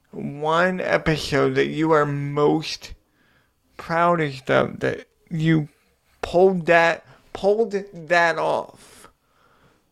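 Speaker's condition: Cerebral palsy; cerebral palsy diagnosed when young, wheelchair user; worries about stuttering when recording

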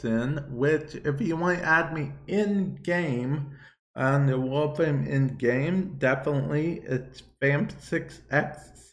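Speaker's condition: Cerebral palsy; affects speech a bit, viewer asked why talking like that

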